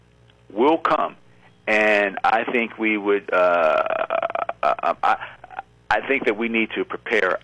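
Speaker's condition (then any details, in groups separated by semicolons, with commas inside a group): Stuttering; congenital stutter, present since birth, about 50 years, age 50; often lets self stutter openly, stuttering slows situations down; repeated sounds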